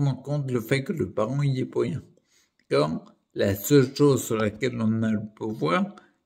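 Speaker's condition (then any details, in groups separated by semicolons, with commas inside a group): Primary progressive multiple sclerosis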